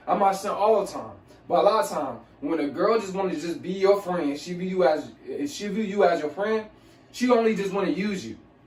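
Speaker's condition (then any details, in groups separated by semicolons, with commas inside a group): No condition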